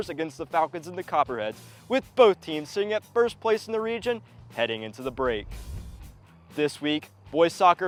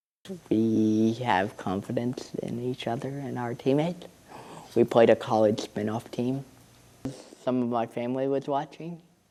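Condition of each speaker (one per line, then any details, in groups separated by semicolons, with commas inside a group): No condition
Cerebral palsy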